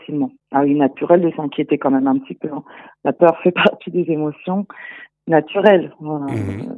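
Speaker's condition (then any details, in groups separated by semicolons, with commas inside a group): No condition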